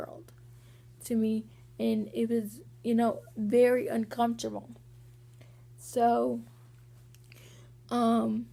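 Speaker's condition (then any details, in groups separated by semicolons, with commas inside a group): Cerebral palsy; walking sometimes hard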